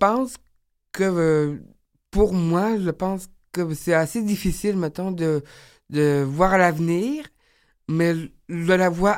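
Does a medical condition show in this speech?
Yes: Down syndrome; described as very talkative, at ease and eager to speak.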